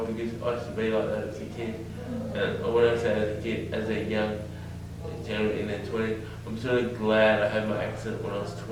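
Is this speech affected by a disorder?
Yes: brain injury; acquired, fall from height.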